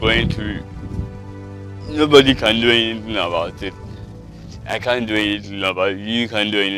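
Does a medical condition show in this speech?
Yes: cerebral palsy; unable to sit at 12 months.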